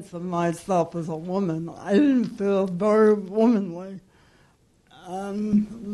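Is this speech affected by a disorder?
Yes: cerebral palsy.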